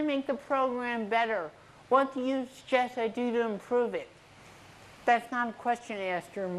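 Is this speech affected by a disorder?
Yes: cerebral palsy; talking slightly affected, speech therapy, former frequent stutter.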